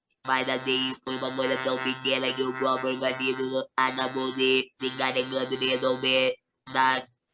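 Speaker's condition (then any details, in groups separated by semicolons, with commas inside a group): Total laryngectomy, electrolarynx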